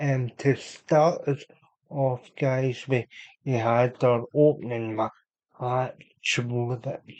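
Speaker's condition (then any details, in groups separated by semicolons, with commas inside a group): Cerebral palsy; unable to walk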